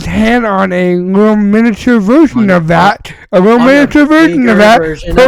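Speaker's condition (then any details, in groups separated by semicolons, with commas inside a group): Cerebral palsy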